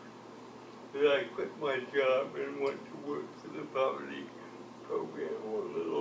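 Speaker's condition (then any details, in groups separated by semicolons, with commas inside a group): Cerebral palsy; from birth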